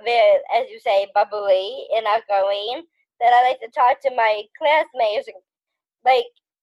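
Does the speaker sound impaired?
Yes: Down syndrome.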